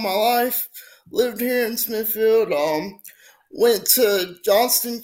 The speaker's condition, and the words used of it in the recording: Cerebral palsy. So it affects my muscle tone, sometimes my speech if I'm not careful.